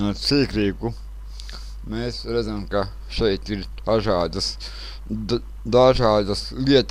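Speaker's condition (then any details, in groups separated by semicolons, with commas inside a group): Cerebral palsy; since birth; speech not very clear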